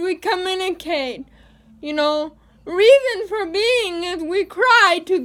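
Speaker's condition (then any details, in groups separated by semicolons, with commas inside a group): Cerebral palsy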